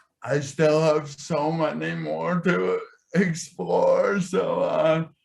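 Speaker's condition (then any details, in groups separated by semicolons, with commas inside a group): Cerebral palsy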